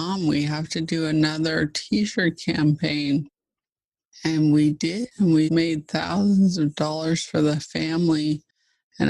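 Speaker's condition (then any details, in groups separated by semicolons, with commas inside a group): ALS (Lou Gehrig's disease)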